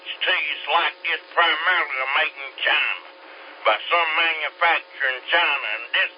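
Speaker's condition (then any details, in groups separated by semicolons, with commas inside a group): Slurred speech; stroke 3 years ago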